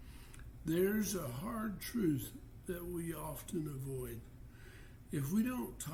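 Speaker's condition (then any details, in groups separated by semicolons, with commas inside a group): Parkinson's disease; stage 3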